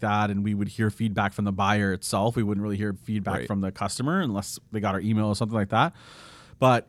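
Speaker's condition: No condition

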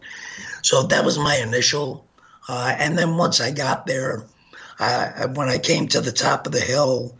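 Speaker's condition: Gunshot injury to voice box; from Oak Creek Sikh temple shooting

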